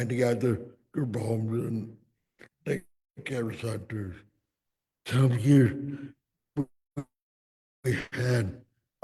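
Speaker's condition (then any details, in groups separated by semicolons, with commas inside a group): Cerebral palsy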